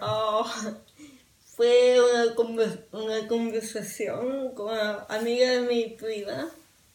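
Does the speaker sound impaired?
Yes: cerebral palsy; from birth, diagnosed at eight months by specialist doctor Pastor, affects muscles and walking; speech affected, improves with exercise and speech therapy but never normal, sounds drunk, talks a lot.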